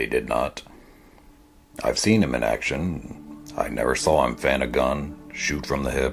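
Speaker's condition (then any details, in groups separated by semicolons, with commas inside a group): No condition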